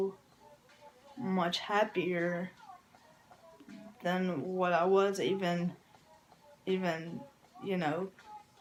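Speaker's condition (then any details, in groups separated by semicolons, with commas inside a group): Cerebral palsy; from birth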